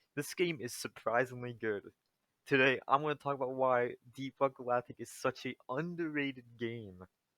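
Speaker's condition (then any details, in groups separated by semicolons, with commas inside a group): No condition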